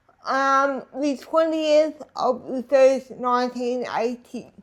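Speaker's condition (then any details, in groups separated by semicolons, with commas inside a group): Disability affecting speech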